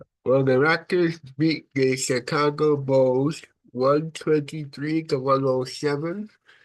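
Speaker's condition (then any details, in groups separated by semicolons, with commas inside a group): Cerebral palsy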